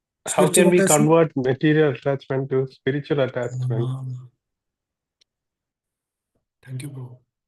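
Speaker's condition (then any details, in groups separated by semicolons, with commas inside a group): No condition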